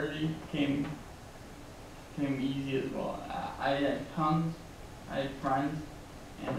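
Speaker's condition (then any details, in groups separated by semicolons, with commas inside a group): Traumatic brain injury; closed head injury; relearned talking through speech therapy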